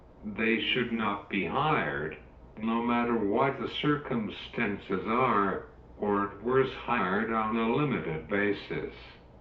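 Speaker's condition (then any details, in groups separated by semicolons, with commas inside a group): Cerebral palsy; uses wheelchair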